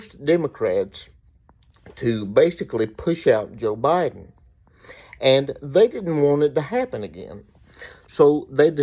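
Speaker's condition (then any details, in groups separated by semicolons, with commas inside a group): Cerebral palsy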